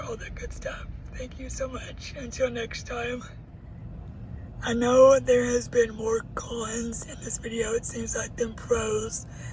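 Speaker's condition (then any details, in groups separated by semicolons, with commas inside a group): Cerebral palsy; uses a wheelchair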